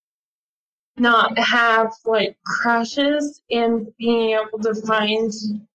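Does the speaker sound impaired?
Yes: ALS; attends ALS clinic.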